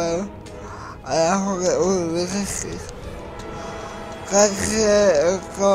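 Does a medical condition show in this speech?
Yes: cerebral palsy.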